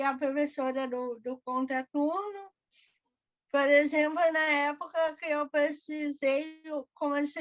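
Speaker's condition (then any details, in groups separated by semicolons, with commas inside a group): Cerebral palsy; birth brain injury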